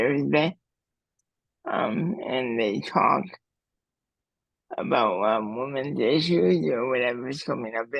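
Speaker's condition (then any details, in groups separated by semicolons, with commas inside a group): Cerebral palsy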